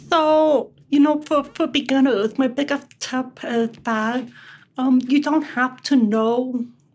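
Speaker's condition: Deafness; relies on lip reading

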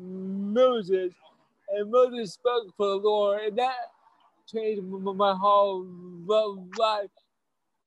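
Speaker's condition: Stuttering; stutter since at least college years, once severe, stuttered every word of first talk at OU campus ministry; stutters less than in earlier years; milder now, still stutters; repeated sounds, prolonged sounds

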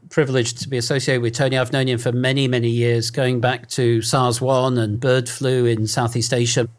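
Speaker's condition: No condition

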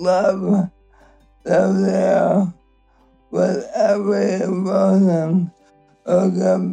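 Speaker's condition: ALS; uses Tobii Dynavox speech-generating device

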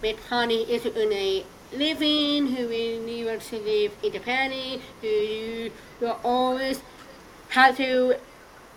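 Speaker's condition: Down syndrome; congenital, present since birth

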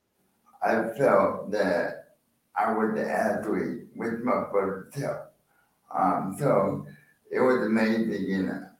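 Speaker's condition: Spastic quadriplegic cerebral palsy; had speech pathologist early on, first one mother of family friend Josh

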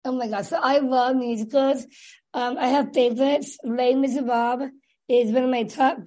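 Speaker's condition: Down syndrome; developmental disability from birth

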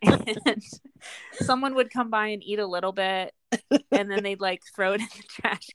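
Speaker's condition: No condition

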